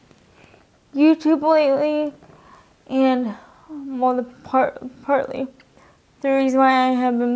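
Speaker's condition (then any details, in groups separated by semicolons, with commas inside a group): Cerebral palsy, spastic quadriplegic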